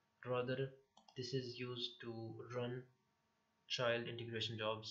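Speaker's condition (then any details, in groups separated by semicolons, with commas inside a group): No condition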